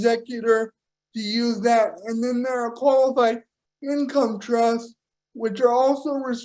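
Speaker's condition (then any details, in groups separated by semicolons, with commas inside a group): Cerebral palsy; power wheelchair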